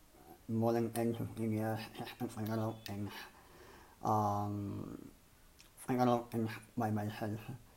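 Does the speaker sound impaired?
Yes: cleft palate and lip; misaligned jaws.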